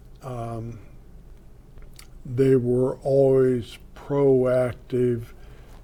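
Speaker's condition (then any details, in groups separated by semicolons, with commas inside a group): ALS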